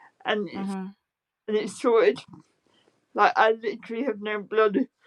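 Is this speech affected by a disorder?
Yes: spastic quadriplegic cerebral palsy.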